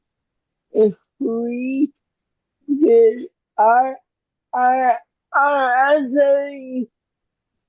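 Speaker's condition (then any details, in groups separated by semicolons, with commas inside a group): Cerebral palsy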